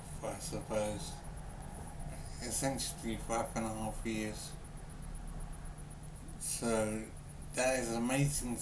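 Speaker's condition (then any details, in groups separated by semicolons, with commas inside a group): Brain injury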